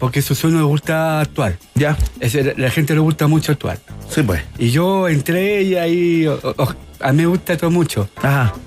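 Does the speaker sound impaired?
Yes: Down syndrome.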